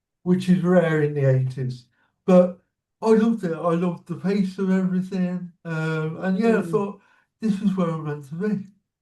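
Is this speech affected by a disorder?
Yes: cerebral palsy.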